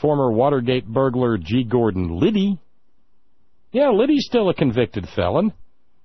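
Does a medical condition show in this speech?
No.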